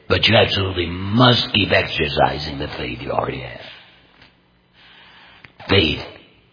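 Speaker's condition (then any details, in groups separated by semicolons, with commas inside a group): Total laryngectomy; complete laryngectomy for larynx cancer, voice prosthesis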